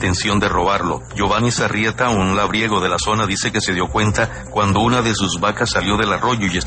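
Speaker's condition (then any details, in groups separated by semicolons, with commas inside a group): No condition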